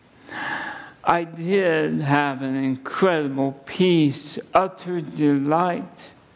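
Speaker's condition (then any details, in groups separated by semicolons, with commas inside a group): ALS; at least a couple of months since diagnosis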